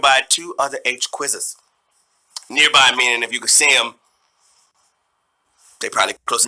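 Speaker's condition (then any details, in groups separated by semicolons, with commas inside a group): No condition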